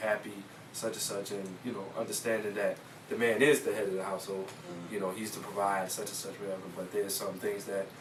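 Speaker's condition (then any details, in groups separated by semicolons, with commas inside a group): No condition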